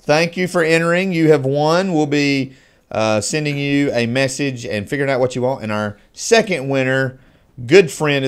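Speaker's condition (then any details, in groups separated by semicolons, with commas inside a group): No condition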